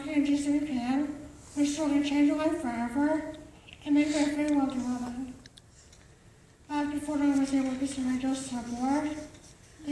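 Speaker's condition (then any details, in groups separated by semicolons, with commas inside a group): Cerebral palsy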